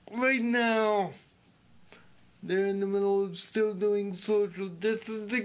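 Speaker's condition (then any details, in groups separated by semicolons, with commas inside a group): Speech impediment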